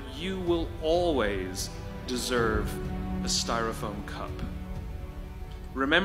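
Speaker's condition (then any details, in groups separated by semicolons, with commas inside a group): No condition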